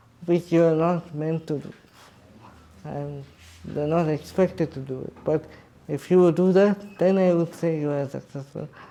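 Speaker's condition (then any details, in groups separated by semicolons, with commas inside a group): Cerebral palsy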